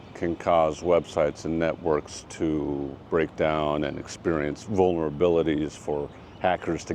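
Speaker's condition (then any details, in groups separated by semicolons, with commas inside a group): No condition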